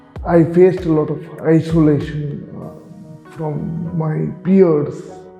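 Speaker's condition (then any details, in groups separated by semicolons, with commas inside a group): Cerebral palsy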